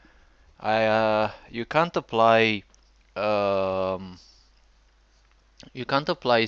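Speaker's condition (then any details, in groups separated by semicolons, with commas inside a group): No condition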